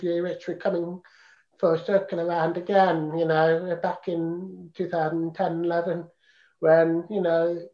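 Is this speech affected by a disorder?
Yes: profound deafness; congenital, diagnosed at 2.5 years, no language before diagnosis, cochlear implant about 9 years ago; hears speech sounds better with implant, combines lip reading and listening, needs video, not phone; learned to speak via speech trainer, mimicking mother's sounds, hours daily, uses sign language socially.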